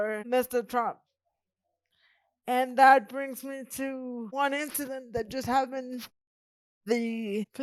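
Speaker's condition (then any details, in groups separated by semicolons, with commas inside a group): Cerebral palsy; present from birth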